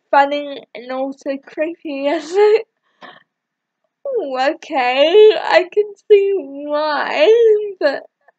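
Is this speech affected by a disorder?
Yes: cerebral palsy.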